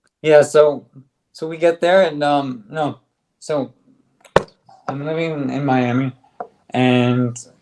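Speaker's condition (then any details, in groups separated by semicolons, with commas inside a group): ALS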